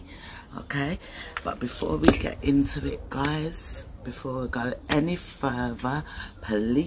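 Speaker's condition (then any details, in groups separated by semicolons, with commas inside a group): No condition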